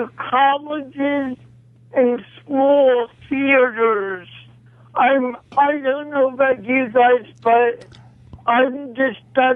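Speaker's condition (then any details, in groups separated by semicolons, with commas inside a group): Cerebral palsy; causes shaking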